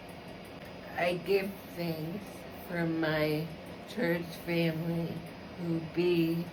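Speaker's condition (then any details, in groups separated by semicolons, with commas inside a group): ALS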